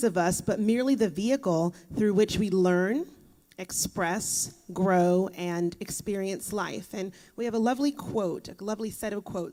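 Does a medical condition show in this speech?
No.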